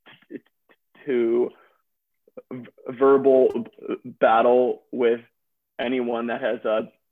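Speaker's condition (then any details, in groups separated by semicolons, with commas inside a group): Stuttering; stuttering since around age five, group therapy at school, private therapist in Birmingham, therapy five to 18; prolonged sounds, blocks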